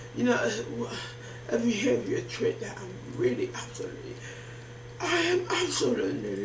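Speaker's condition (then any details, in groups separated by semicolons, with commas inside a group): Facial palsy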